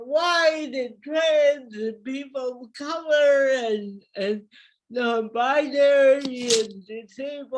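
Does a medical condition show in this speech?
Yes: cerebral palsy.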